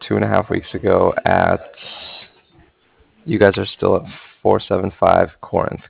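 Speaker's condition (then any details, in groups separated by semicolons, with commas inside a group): No condition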